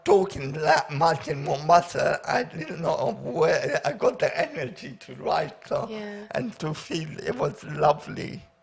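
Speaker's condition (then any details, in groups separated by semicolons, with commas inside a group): Paraplegia with essential tremor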